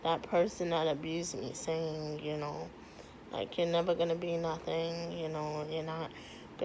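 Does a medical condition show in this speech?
Yes: cerebral palsy.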